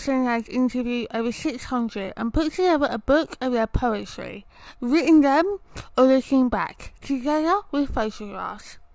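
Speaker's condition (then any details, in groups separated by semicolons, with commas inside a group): Tongue cancer; oral cancer starting as tongue patch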